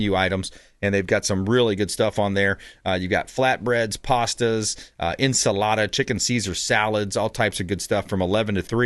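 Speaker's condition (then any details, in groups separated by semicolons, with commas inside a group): No condition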